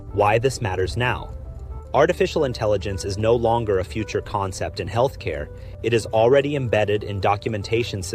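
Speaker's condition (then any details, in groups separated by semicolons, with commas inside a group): No condition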